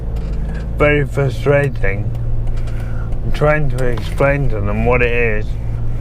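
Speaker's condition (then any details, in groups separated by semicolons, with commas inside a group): MND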